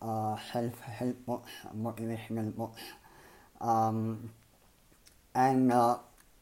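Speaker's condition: Cleft palate and lip; hole in upper jaw

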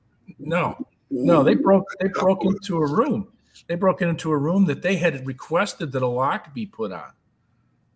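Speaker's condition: No condition

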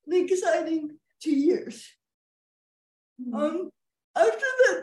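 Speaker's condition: Cerebral palsy, quadriplegia; drinks and breaks clear throat

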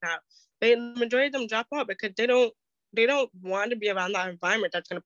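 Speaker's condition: Deafness, acquired after infection; caused by infection

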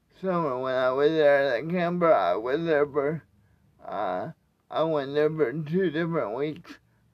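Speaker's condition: Cerebral palsy; wheelchair user

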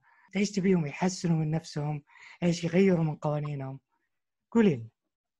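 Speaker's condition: No condition

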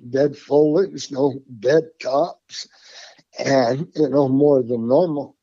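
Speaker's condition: Parkinson's; progressively worse

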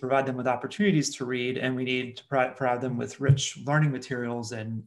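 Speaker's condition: No condition

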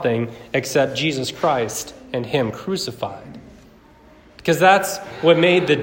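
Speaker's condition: No condition

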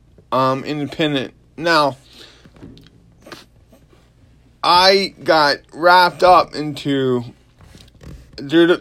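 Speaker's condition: Cerebral palsy; slurred speech

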